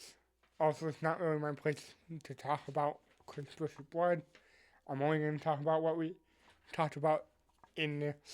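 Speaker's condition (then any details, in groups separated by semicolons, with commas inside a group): Cerebral palsy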